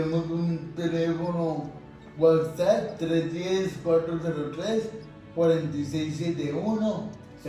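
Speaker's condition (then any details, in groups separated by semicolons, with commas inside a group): Cerebral palsy; difficulty speaking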